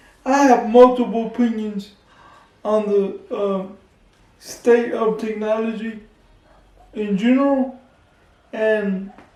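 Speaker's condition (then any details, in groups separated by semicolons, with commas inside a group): Cerebral palsy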